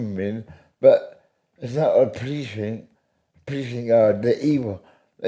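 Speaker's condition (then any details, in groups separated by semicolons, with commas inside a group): Medication-induced speech impediment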